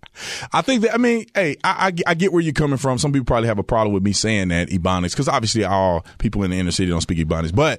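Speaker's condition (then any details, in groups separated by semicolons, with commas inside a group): No condition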